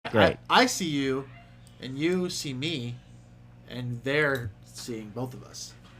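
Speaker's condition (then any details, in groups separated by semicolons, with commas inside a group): No condition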